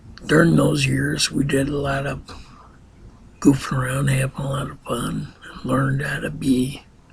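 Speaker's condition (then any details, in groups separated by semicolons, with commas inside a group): Ataxia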